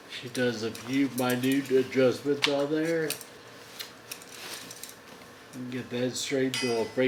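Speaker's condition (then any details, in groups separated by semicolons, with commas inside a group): Friedreich's ataxia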